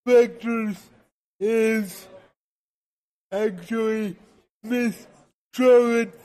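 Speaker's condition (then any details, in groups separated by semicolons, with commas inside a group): Cerebral palsy; uses powered wheelchair, uses cannabis to treat cerebral palsy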